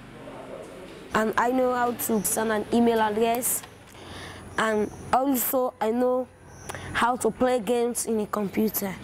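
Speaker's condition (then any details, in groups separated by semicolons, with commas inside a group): No condition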